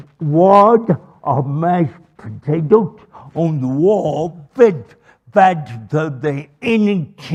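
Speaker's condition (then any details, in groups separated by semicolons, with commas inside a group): Cerebral palsy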